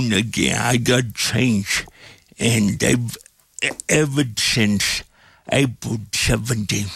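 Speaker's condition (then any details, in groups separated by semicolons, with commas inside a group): Cerebral palsy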